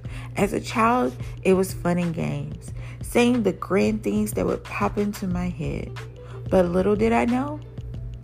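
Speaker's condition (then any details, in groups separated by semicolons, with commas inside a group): No condition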